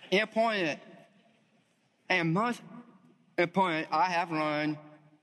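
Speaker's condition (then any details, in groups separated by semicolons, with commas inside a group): Down syndrome; diagnosed at birth; host urges listeners to listen closely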